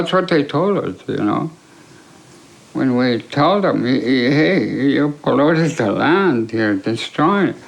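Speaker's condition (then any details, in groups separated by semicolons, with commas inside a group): ALS; affects swallowing and speech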